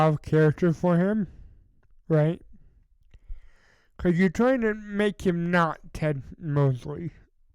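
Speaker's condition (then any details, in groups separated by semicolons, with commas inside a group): Cerebral palsy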